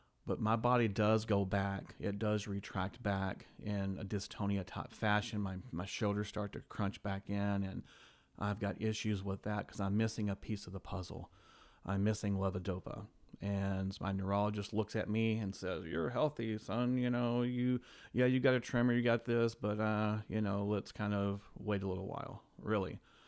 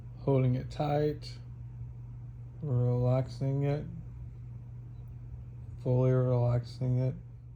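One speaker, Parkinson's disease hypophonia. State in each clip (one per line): After self-directed voice and muscle therapy
About a year before voice therapy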